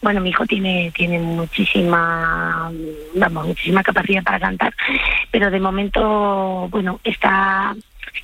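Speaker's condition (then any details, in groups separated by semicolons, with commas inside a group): Vocal fold nodules; two nodules on vocal cords, singing forbidden, still performing, constant voice use singing and training; voice broken after five gigs Friday to Sunday, propolis-licorice natural remedy, lozenges to soothe; broken hoarse voice, apologizes for voice, projects differently, imitates Bonnie Tyler, Joaquín Sabina when hoarse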